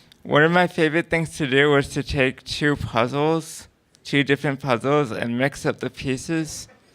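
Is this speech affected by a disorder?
Yes: cerebral palsy; oxygen deprivation at birth.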